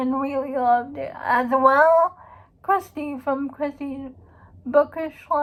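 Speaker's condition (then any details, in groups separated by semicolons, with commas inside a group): Cerebral palsy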